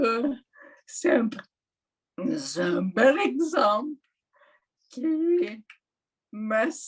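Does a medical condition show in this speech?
Yes: mild dysarthria; mild dysarthria, not understood by voice assistant.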